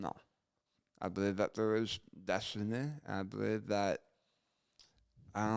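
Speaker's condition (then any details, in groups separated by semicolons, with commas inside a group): Gunshot injury to chin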